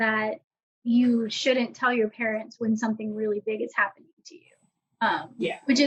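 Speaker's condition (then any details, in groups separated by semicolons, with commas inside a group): No condition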